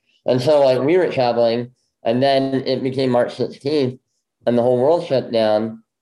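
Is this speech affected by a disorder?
Yes: bilateral cleft lip; congenital bilateral.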